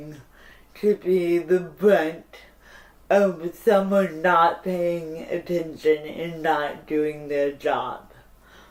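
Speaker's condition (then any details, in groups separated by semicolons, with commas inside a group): Cerebral palsy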